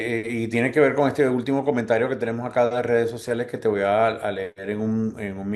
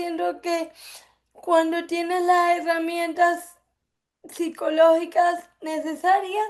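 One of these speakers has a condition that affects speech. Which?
The second: cerebral palsy; from birth; affects speech.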